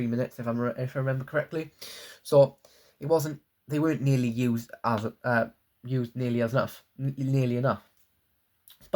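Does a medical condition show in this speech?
No.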